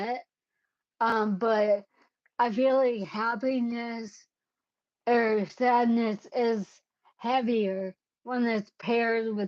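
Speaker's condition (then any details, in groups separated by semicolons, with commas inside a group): Cerebellar ataxia; caused by brain bleed, unsteady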